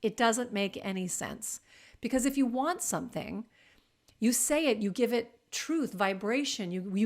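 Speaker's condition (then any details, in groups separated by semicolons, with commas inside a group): No condition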